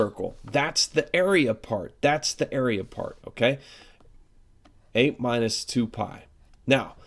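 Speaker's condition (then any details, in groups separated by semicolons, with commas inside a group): No condition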